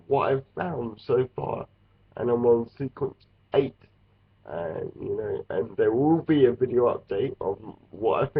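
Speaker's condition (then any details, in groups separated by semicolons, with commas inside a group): Cerebral palsy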